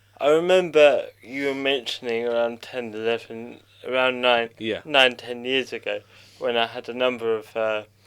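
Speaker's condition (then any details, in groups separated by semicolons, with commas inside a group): Cerebral palsy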